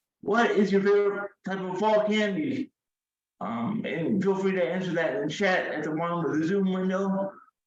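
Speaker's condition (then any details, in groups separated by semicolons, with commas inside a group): Cerebral palsy, severe; wheelchair user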